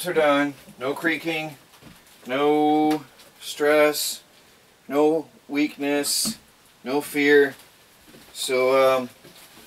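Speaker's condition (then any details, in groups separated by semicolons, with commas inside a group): No condition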